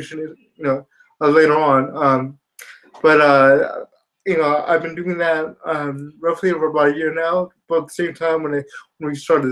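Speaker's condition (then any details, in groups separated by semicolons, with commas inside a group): Spastic quadriplegia cerebral palsy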